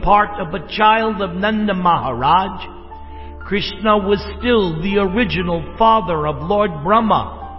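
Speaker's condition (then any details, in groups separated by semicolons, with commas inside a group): No condition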